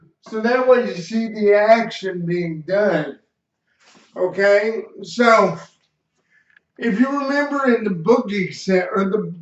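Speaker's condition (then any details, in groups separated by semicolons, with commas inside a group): Cerebral palsy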